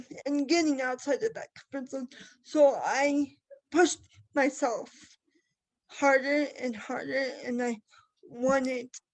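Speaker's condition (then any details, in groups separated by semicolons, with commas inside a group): Cerebral palsy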